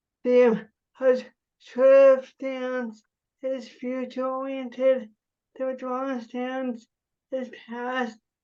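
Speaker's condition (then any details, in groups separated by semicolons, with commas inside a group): Cerebral palsy; spasticity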